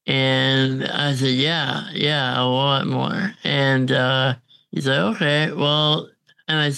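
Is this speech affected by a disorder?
Yes: congenital muscular dystrophy; goes out downtown independently with ventilator.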